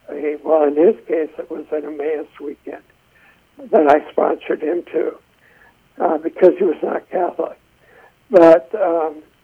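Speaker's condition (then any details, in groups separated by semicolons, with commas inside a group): Essential tremor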